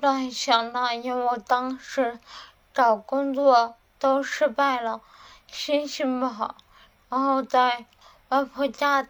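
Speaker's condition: Cerebellar atrophy, hereditary; then weak hands

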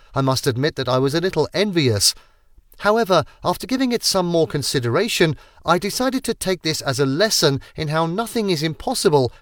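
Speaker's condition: No condition

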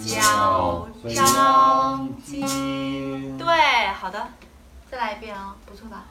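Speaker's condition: Aphasia after stroke; music therapy in clip, practice saying own name; can sing songs, cannot answer questions in words, milder than Tanner's case

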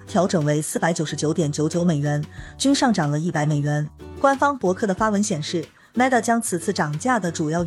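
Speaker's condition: No condition

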